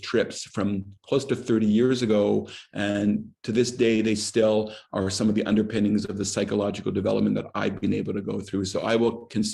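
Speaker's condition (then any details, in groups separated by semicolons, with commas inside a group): No condition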